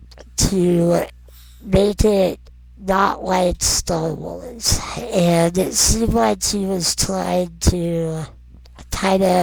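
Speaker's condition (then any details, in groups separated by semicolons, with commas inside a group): Non-progressive muscular dystrophy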